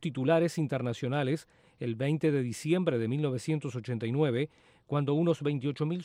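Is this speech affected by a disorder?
No.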